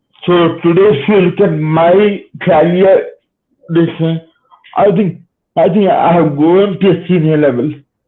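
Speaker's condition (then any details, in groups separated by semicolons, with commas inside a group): Cerebral palsy; spastic type, very tight muscles, from birth, types with one finger; slow speech, formerly very impaired, 10-15 years to master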